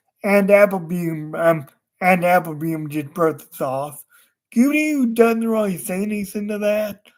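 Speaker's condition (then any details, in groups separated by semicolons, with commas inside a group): Cerebral palsy; wheelchair user, unable to walk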